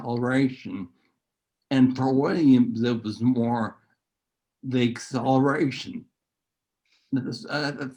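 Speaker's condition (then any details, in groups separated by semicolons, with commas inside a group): Neurological disease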